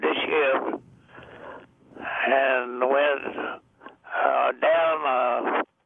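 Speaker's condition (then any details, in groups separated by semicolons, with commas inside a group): Deafness; also blind, age 99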